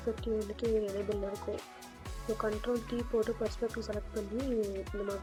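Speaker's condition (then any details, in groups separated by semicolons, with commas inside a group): No condition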